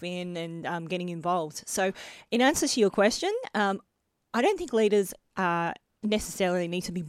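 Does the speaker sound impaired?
Yes: bilateral cleft lip and palate; congenital bilateral.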